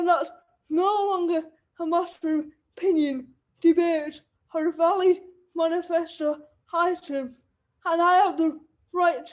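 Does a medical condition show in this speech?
Yes: cerebral palsy; wheelchair user.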